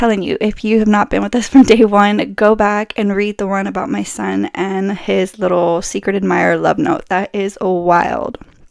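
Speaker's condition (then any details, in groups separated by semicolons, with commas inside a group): No condition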